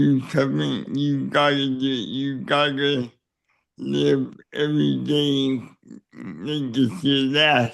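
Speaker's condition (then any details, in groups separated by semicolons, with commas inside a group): Cerebral palsy; neck surgery went badly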